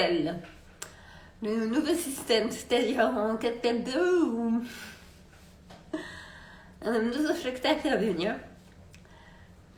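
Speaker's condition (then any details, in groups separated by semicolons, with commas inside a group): Multiple sclerosis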